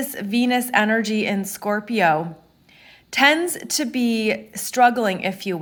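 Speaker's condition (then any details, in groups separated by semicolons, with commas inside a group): No condition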